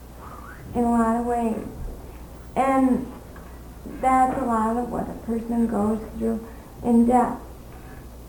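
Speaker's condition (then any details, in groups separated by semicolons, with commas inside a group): Cerebral palsy; premature birth, cranium damaged during delivery, maternal Asian flu, diagnosed at 1.5 years, many surgeries; speaks fluently with few pauses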